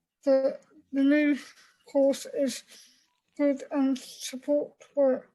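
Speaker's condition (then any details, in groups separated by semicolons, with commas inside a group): Cerebral palsy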